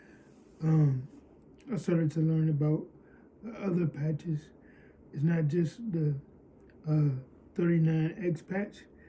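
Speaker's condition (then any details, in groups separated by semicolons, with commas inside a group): Cerebral palsy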